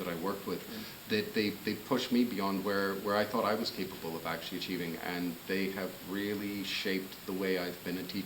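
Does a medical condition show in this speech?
No.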